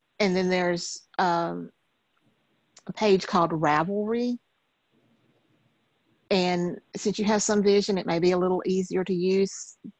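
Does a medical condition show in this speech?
No.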